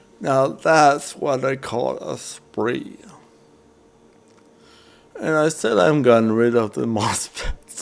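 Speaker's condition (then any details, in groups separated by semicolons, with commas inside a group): Cerebral palsy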